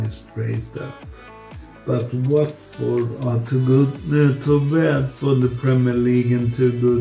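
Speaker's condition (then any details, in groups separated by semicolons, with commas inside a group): Multiple sclerosis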